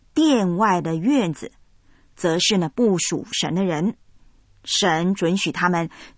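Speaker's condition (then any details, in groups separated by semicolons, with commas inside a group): No condition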